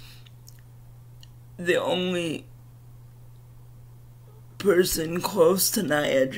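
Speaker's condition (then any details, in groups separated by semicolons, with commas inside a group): Cerebral palsy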